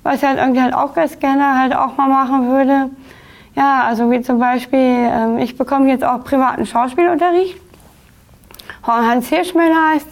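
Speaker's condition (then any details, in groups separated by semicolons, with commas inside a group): Down syndrome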